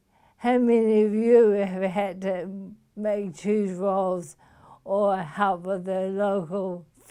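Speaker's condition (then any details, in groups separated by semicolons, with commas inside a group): Motor neuron disease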